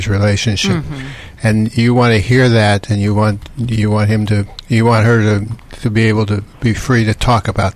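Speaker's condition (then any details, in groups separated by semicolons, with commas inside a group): Parkinson's disease and stroke; slight stroke on top of Parkinson's, not hospitalized, left leg affected, 30 pounds lost; about two years since Parkinson's onset, stroke some months ago, physical therapy; could not talk after stroke, ate little, eating a chore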